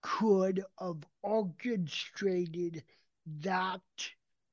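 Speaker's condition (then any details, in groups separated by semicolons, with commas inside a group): Cerebral palsy; equine therapy helped movement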